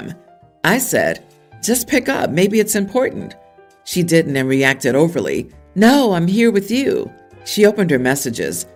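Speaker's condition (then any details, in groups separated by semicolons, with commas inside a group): No condition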